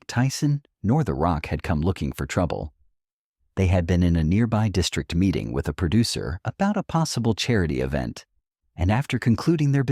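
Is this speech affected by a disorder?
No.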